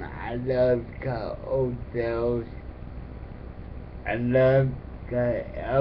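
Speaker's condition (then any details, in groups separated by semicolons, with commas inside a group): Cerebral palsy; affects speech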